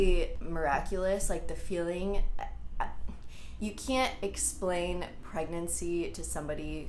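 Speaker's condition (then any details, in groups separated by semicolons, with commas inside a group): No condition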